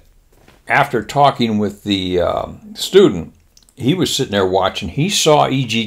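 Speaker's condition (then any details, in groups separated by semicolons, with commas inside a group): No condition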